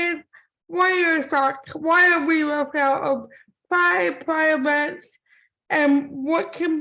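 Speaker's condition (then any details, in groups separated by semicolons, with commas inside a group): Cerebral palsy; from birth; impaired speech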